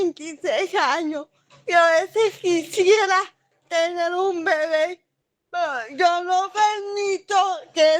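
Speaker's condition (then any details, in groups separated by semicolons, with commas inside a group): Cerebral palsy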